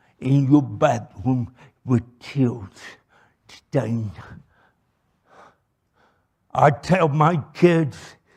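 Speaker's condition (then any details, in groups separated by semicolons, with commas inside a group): Cerebral palsy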